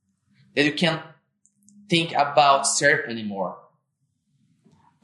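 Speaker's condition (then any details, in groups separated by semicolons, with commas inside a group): No condition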